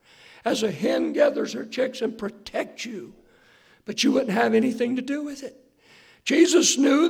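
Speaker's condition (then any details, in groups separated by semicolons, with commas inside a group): Hoarseness after vocal cord surgery; hoarse voice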